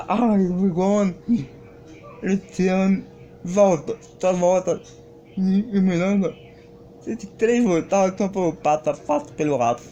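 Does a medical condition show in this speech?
Yes: cerebral palsy.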